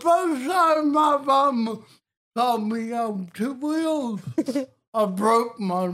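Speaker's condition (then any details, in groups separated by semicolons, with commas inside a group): Cerebral palsy; speech impediment, unaware until age twelve, did not recognise own recorded voice, listeners judge on hearing voice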